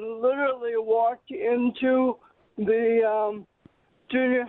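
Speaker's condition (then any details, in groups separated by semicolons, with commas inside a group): Cerebral palsy; mild cerebral palsy, diagnosis known to parents at age 13, not told until 20s; now mild hearing loss; speech affected by cerebral palsy, audible in current speaking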